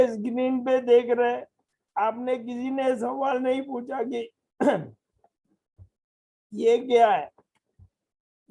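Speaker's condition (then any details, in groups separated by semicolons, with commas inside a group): Motor neurone disease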